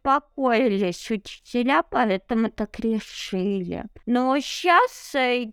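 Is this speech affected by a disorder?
Yes: cerebral palsy; abnormal gait, needs help on stairs without railings, walks everywhere, no wheelchair, home-schooled as child.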